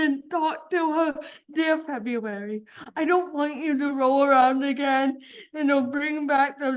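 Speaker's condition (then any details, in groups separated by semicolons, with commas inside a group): Cerebral palsy; affects speech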